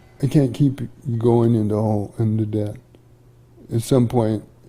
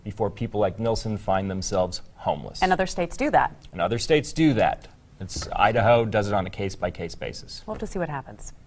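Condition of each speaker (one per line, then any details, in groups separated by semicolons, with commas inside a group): Multiple sclerosis; progressive loss expected, legs first, then arms; therapy pool to stay self-sufficient
No condition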